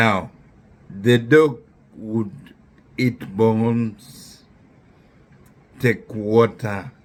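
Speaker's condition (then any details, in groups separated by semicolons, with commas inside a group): Neurological disease; affects speech and balance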